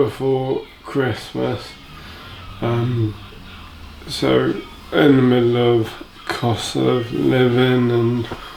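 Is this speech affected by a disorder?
Yes: motor neurone disease; speech deteriorated since diagnosis.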